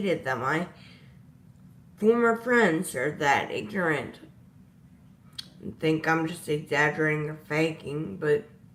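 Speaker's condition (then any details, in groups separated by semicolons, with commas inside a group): Disability causing slurred speech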